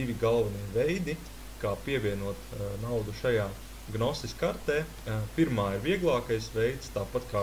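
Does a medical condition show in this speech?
No.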